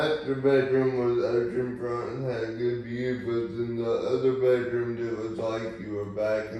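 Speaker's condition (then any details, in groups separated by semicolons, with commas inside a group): Cerebral palsy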